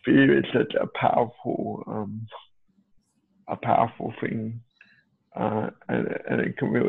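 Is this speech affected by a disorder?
Yes: cerebral palsy.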